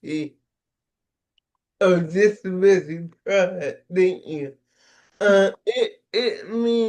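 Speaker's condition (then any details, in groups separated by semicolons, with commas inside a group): Cerebral palsy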